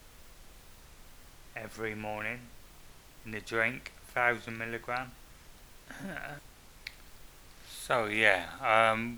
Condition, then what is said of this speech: Multiple sclerosis. It's not fatigue, I ain't got fatigue per se, but my eyes are really struggling today, so I'm slowing down to read it all.